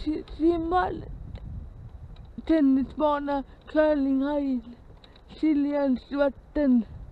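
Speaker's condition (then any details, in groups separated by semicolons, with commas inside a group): Dyskinetic cerebral palsy, severe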